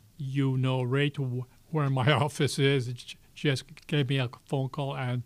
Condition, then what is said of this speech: Stuttering. Well, obviously I stutter, and I have stuttered all my life.